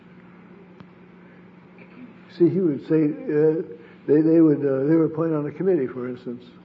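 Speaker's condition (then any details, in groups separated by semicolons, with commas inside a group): Parkinson's disease; sleep disrupted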